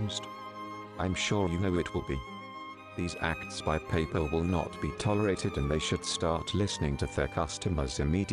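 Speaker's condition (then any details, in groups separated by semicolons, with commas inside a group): No condition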